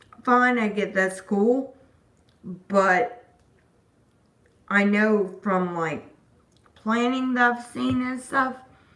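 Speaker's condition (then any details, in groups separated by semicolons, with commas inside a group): Disability causing slurred speech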